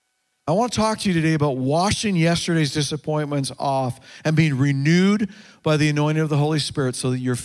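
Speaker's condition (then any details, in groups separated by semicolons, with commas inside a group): No condition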